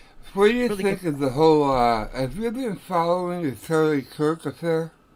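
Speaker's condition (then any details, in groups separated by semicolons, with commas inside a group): Tongue cancer; radiation-treated tongue cancer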